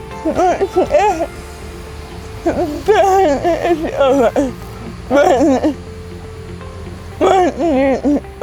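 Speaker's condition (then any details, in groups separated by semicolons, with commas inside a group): Cerebral palsy; long-term speech and language therapy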